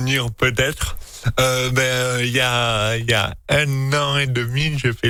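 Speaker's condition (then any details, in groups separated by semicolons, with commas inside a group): Dystonia; from birth, delivery complication, physical disability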